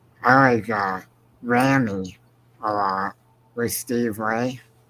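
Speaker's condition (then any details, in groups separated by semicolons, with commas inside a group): Spinal muscular atrophy; progressive, wheelchair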